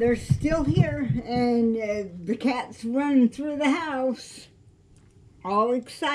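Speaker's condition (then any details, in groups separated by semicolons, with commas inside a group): Cerebral palsy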